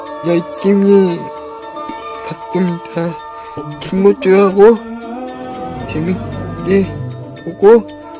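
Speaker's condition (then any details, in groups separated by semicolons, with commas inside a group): Cerebral palsy; brain lesion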